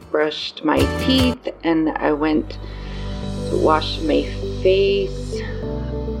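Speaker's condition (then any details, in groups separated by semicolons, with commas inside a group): Aphasia after stroke; aphasia from stroke at 54, sudden onset one morning with only nonsense words, no physical deficits; in stroke rehabilitation, speech therapy, occupational, recreation and music therapy; word-finding difficulty, word substitutions, loses all words sometimes, speaking harder when tired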